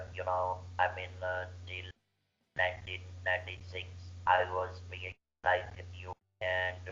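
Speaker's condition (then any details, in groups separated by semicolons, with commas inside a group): Laryngeal cancer surgery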